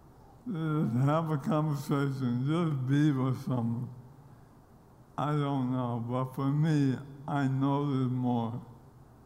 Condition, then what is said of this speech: ALS (motor neuron disease). See, on my way here, and actually last night, I wondered to myself, will this be the last time that I speak publicly?